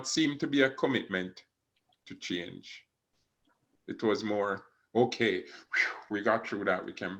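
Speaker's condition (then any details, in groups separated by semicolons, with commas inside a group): No condition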